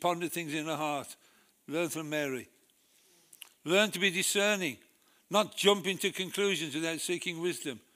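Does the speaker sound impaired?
Yes: Parkinson's disease; speech affected at brain scan, per doctors.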